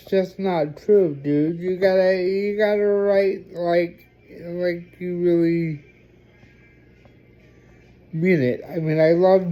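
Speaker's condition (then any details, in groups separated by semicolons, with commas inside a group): Cerebral palsy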